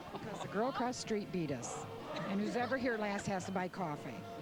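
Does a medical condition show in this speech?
No.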